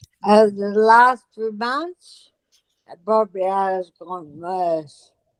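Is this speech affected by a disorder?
Yes: multiple system atrophy; parkinsonian type, cerebellar involvement; onset two years ago, balance problems, stem cell treatment; speech changes among early symptoms.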